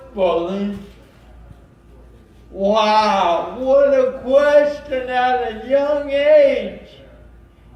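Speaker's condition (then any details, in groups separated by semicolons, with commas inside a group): Cerebral palsy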